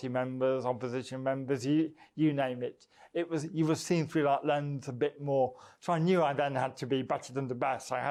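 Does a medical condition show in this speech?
Yes: cerebral palsy, mild; strangulated voice, less clear on recordings.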